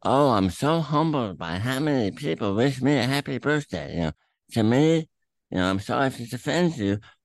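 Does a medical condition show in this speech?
Yes: throat cancer, tumor through tongue, attached to epiglottis; chemo.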